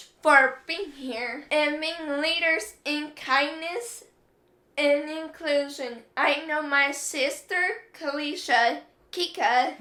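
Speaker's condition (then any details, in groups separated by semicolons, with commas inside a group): Cerebral palsy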